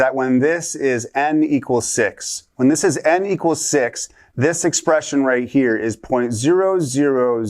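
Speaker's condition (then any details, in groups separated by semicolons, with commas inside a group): No condition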